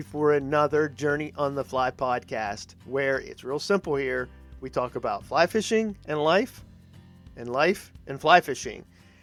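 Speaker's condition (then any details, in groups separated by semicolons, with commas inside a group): No condition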